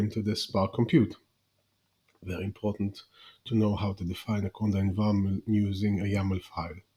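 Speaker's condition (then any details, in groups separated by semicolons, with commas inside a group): No condition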